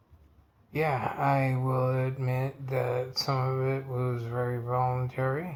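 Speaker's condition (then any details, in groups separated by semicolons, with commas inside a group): Multiple sclerosis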